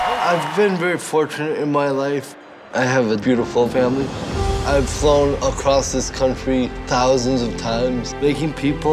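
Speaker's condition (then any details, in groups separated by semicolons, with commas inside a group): Cerebral palsy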